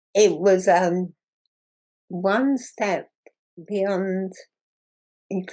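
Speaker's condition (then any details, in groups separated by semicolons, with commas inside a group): Muscular dystrophy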